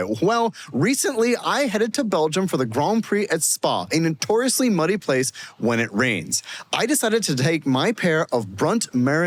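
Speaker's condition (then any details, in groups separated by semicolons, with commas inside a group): No condition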